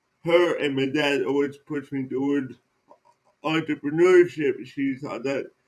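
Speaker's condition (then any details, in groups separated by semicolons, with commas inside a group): Cerebral palsy; present from birth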